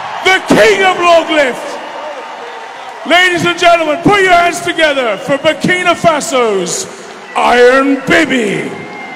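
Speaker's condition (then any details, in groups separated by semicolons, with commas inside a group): No condition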